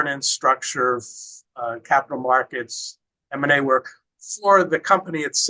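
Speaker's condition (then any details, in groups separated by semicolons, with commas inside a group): No condition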